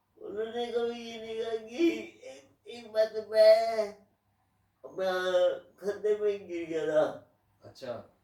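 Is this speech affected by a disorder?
Yes: cerebral palsy; from birth, spasticity, muscle tightness; self-developed mudra to reduce spasticity.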